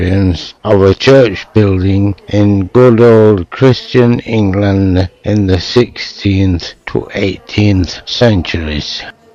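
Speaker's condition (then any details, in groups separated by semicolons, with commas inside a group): Motor neuron disease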